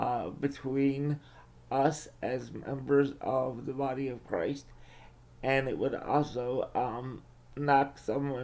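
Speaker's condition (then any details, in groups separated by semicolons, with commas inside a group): Cerebral palsy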